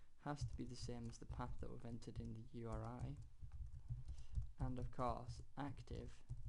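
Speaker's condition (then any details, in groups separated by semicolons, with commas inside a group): No condition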